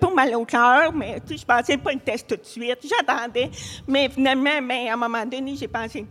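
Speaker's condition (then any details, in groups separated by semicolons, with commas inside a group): Hard of hearing; cochlear implant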